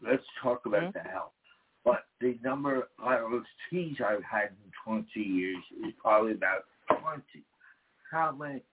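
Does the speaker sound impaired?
Yes: damaged vocal cord; speech impairment noted by host, may talk too fast.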